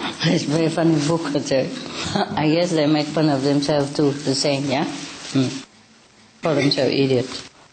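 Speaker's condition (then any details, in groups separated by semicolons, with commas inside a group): No condition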